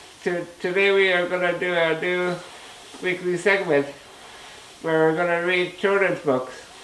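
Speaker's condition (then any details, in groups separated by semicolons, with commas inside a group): Muscular dystrophy, Duchenne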